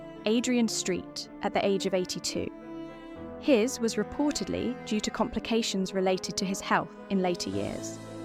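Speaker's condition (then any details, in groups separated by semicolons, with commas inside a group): No condition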